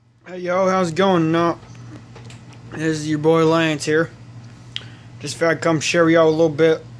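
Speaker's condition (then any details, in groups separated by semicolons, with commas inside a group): No condition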